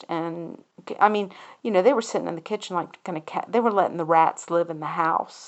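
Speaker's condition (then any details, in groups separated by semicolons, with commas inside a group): No condition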